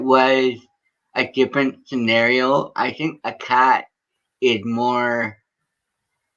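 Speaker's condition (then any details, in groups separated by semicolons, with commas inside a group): Cerebral palsy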